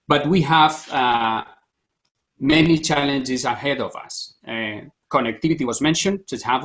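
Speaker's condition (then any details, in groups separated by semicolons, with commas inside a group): No condition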